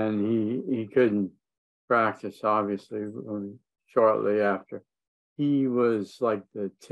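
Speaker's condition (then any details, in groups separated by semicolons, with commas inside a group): Parkinson's disease; deep brain stimulation implant; DBS over 6 years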